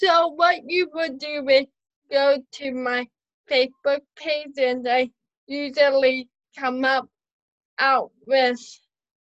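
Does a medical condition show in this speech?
Yes: cerebral palsy, spastic quadriplegic, mild.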